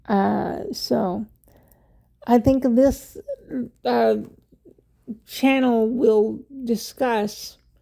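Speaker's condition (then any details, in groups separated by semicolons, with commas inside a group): Cerebral palsy; wheelchair user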